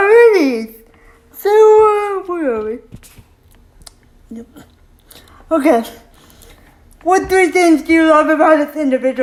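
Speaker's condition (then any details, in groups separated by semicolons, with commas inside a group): Cerebral palsy; uses wheelchair; can speak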